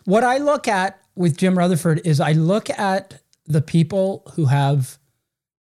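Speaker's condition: No condition

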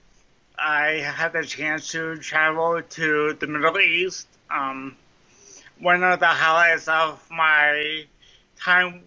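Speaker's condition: Cerebral palsy; mild cerebral palsy

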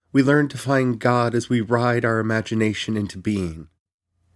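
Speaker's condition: No condition

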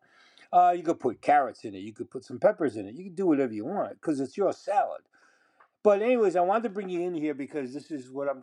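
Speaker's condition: No condition

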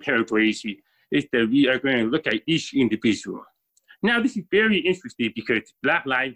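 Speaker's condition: Deafness, born deaf

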